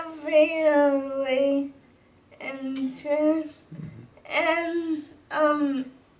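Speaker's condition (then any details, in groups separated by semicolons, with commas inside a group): Brain injury; severe accident injury, near death, CPR; speech impaired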